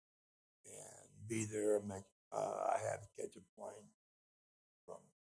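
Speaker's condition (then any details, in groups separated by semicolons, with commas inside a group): Speech impediment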